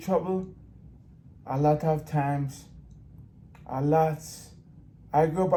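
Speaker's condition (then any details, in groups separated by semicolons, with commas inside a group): Brain injury; in brain injury rehab facility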